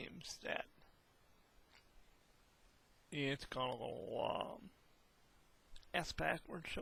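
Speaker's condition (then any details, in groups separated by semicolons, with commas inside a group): Hemiplegic cerebral palsy; past speech impediment, largely fixed by speech therapy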